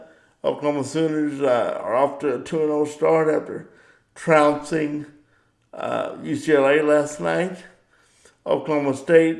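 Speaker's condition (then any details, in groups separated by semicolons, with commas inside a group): Cerebral palsy; power wheelchair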